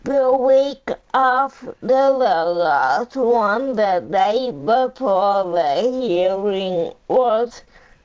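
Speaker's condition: Cerebral palsy; uses a power chair; 45 years old

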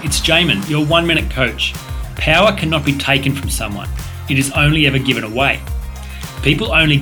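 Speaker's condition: No condition

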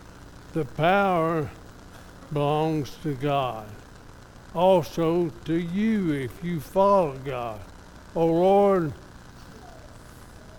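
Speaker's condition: ALS; father died of same disease, diagnosed by doctor in Lubbock, second opinion in Dallas; somewhat affected, evident today

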